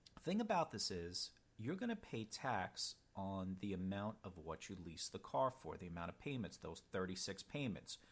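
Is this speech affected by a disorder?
No.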